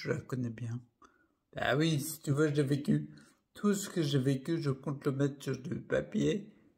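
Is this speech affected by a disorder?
Yes: primary progressive multiple sclerosis.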